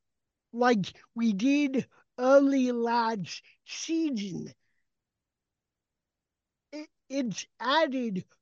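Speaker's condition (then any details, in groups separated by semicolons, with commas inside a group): Cerebral palsy; developmental disability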